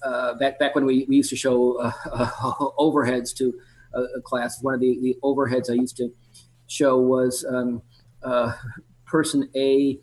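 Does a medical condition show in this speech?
Yes: stuttering; does a fair amount of public speaking, rarely thinks about stuttering while doing so; here repeated sounds, repeated words.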